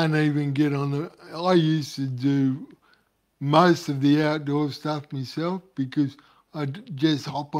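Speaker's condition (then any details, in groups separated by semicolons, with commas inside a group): Cerebral palsy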